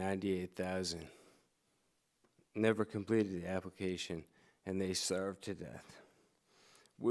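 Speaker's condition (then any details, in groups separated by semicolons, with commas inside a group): ALS; terminal; diaphragm weakening, voice may be hard to hear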